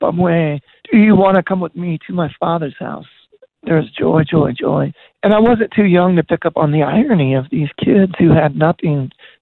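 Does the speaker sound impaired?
Yes: voice disorder; progressive voice disorder.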